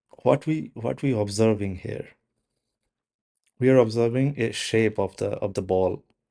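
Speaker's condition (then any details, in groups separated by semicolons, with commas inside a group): No condition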